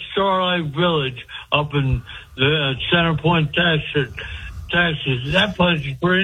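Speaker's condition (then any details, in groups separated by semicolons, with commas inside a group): Speech impediment; cause unclear, stabbed by girlfriend and hit on head with ashtray years ago; usually hard to understand, clearer than usual on this call, hosts joke writing avoids confusion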